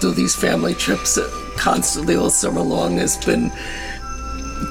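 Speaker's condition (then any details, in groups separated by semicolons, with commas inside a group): Paralyzed vocal cord; vocal cord paralysis caused by surgeon's botched operation, former singer, lost singing voice; voice sounds like in an echo chamber, may sound as if needing cough drop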